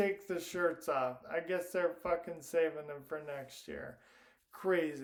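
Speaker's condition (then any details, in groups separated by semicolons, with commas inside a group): Primary lateral sclerosis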